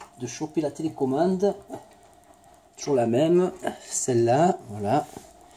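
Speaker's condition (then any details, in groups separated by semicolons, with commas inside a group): No condition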